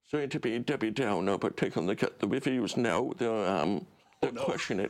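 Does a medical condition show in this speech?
Yes: deaf; relies on subtitles rather than audio.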